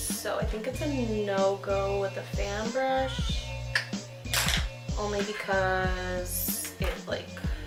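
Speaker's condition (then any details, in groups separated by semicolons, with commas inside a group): No condition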